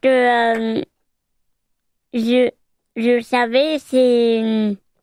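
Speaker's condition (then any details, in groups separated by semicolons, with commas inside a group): Hard of hearing; hard of hearing from birth, lived at Foyer Marignotte and other foyers, learned chansigne with Patrice Carillo; sign singer, signs songs in Cœur de Talent choir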